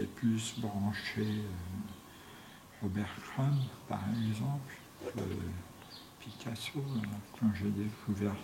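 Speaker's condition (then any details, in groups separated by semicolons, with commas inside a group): Tongue cancer; tracheostomy after surgery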